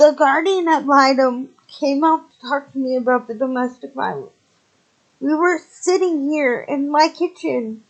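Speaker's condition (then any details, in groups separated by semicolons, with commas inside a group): Cerebral palsy, spastic, severe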